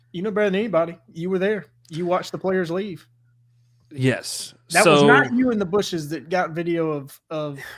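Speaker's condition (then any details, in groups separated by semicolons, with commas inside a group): No condition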